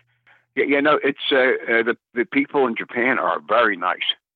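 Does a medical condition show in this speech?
No.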